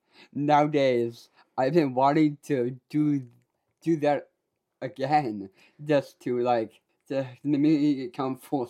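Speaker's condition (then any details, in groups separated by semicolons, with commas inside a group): Down syndrome; able to express self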